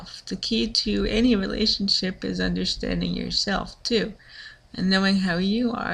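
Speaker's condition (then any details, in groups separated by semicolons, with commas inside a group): Cerebral palsy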